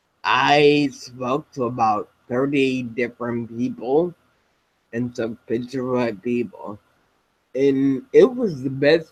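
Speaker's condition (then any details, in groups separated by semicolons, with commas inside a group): Spinocerebellar ataxia type 7, SCA7; speech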